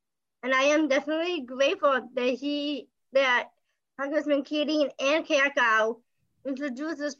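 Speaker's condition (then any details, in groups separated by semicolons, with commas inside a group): Down syndrome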